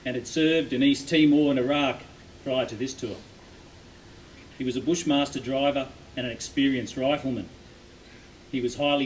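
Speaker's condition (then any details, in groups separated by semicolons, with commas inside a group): No condition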